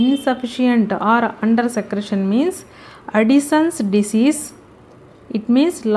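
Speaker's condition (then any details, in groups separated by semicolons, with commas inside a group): No condition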